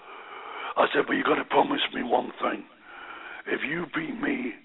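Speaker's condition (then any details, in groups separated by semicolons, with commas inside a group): Voice box damage after neck operation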